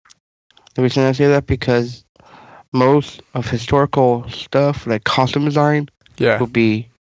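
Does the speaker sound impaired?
Yes: Down syndrome.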